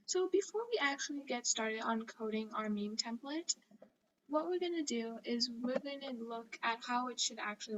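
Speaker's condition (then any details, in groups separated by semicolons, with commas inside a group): No condition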